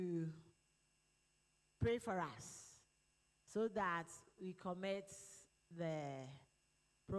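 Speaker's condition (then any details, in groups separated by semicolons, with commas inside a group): No condition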